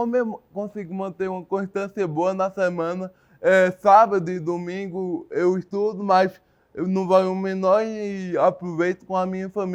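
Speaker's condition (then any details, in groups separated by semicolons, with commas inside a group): Cerebral palsy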